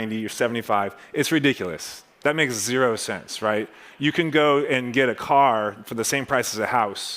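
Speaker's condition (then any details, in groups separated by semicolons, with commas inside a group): No condition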